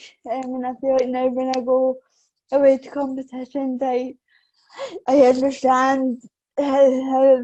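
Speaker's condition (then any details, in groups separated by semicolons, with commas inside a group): Cerebral palsy; affects balance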